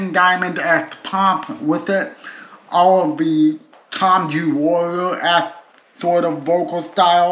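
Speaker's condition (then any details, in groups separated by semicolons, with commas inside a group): Cerebral palsy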